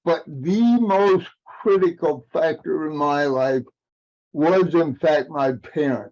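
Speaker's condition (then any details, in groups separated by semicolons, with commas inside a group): Cerebral palsy; aging adult, past 40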